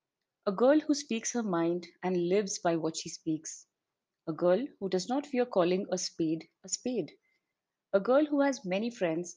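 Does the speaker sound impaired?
No.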